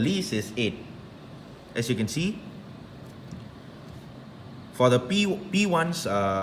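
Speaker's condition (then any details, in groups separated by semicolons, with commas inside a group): No condition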